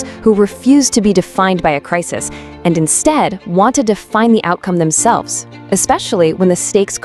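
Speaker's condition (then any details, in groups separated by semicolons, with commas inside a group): No condition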